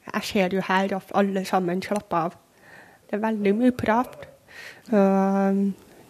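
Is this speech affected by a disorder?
Yes: severely hard of hearing; severe hearing loss.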